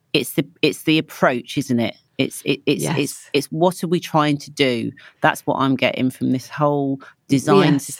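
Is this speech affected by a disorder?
No.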